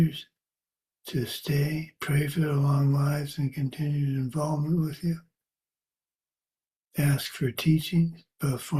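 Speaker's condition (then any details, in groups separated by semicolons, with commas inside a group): Parkinson's; age 73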